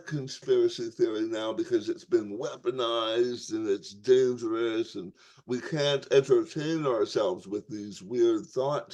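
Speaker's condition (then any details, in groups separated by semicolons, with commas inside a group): Tongue cancer surgery, tongue graft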